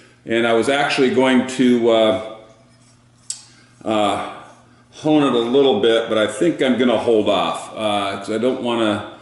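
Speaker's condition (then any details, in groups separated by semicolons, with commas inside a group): No condition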